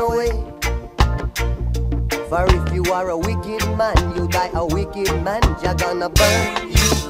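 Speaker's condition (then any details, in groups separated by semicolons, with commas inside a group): No condition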